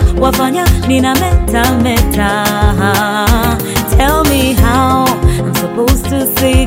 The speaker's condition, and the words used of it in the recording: No condition.